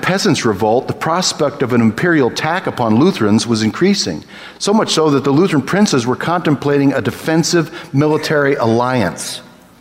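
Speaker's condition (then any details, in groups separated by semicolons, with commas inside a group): No condition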